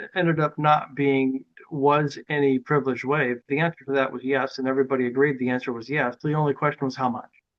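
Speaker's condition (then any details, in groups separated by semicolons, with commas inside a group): No condition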